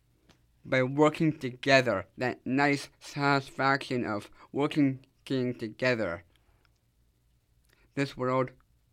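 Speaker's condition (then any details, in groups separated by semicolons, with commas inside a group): Down syndrome; from birth; able to do public speaking, able to express self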